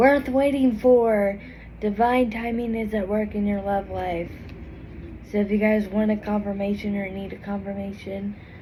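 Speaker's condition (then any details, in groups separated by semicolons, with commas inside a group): Cerebral palsy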